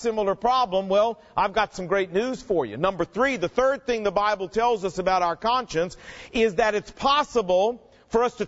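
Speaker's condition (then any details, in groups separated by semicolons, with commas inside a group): No condition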